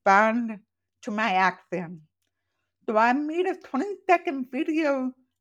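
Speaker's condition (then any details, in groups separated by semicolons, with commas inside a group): Profoundly deaf, congenital; born profoundly deaf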